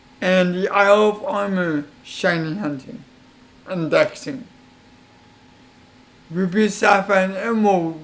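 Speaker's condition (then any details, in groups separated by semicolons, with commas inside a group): Cerebral palsy; affects legs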